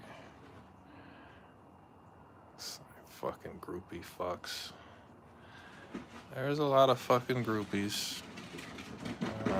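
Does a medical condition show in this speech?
No.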